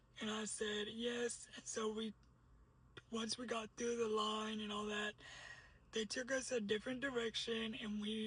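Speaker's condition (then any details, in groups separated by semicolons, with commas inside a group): Cerebral palsy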